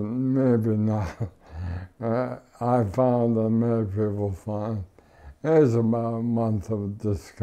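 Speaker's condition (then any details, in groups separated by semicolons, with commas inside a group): ALS; mucus once blocked airway, could not breathe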